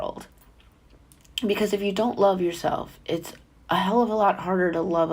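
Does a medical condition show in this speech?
No.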